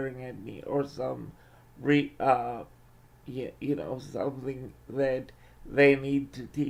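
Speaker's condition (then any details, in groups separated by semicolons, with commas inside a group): Cerebral palsy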